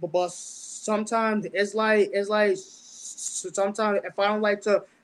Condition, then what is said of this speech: Stuttering. So I learned different, and I express myself different.